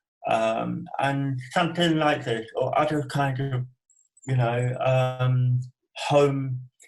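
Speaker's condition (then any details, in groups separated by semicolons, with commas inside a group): Cerebral palsy; from birth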